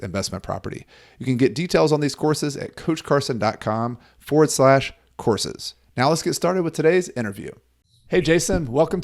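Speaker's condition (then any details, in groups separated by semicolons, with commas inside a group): No condition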